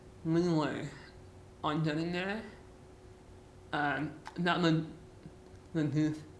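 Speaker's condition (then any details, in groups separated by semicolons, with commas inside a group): Muscular dystrophy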